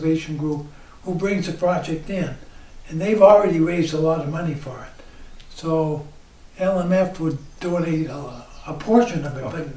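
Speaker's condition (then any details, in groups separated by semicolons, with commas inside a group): ALS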